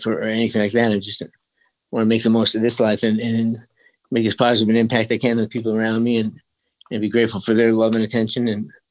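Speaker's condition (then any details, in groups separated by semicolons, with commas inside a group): Early-onset Parkinson's disease; progressive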